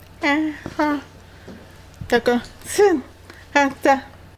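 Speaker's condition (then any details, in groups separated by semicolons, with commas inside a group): Deafness with hearing aid; profound deafness, cochlear implant refused out of habit, raised among deaf people only; simple hearing aid, hears a little noise with hearing aid, understands a little; short fragmented spoken French, uses signs and fingerspelling, Elodie relays and interprets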